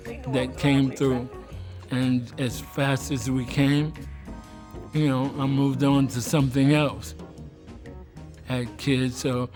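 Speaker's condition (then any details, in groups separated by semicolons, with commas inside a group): ALS; slurred speech early sign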